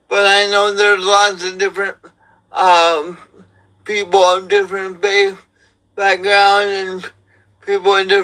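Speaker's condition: Cerebral palsy; wheelchair user

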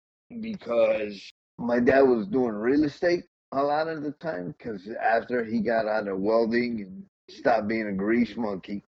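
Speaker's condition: Cerebral palsy; said to be able to speak

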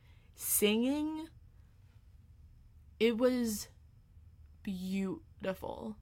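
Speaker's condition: Stuttering; many fears about speaking; prolonged sounds

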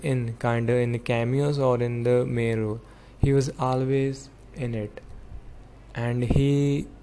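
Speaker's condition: No condition

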